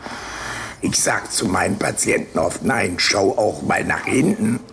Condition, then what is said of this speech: Laryngectomy. Ich habe prinzipiell nach 8 Tagen wieder gegessen und war am 11. Tag zu Hause, habe gesprochen wie heute.